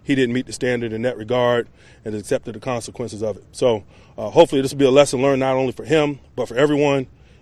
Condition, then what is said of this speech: None; typical speech.